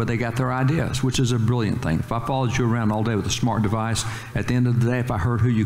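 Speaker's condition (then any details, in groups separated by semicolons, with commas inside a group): No condition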